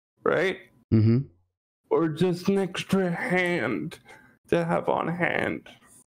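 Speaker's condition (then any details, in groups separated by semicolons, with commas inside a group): Cerebral palsy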